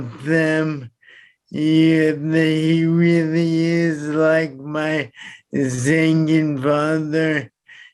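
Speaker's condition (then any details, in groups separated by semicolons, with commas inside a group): Traumatic brain injury; caused by accident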